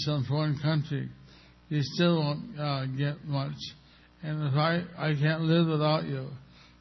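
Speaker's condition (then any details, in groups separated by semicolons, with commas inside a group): Stroke with facial paralysis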